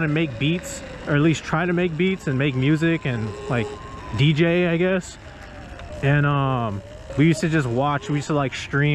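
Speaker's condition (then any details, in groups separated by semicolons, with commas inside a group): No condition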